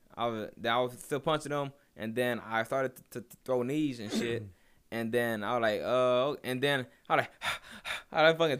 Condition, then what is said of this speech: Stuttering. You know, I've been stuttering my whole life, but there's one point when, like I said, I couldn't get a sentence out.